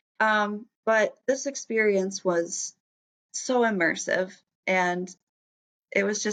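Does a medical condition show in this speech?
No.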